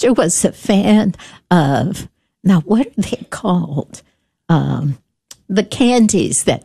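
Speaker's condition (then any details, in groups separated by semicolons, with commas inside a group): Spasmodic dysphonia; speech therapists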